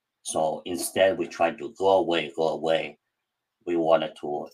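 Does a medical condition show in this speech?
Yes: cleft palate; cleft palate since childhood, speech practiced for many hours at home over years; rehearses every word many times before speaking; hard to speak growing up, could not say every word even in high school, mocked for speech.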